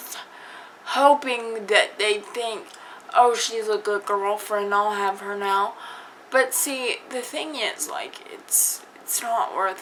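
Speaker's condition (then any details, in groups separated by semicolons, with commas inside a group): Cerebral palsy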